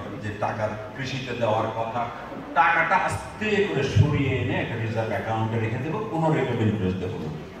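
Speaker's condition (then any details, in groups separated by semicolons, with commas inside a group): No condition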